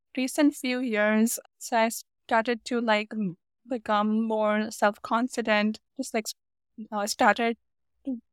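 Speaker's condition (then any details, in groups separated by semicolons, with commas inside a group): Stutter; stutter diagnosed at age 5, increased with age, about 20 speech therapists in childhood, paid for cure scam; ongoing speech therapy, goals self-acceptance and disclosure, work accommodation to type in meeting chat, read aloud by others; not mild stutter, speaks short remarks, types longer ones, bad days block even two sentences; prolonged sounds, blocks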